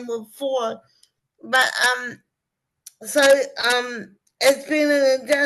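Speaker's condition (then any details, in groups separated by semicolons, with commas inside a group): Cerebral palsy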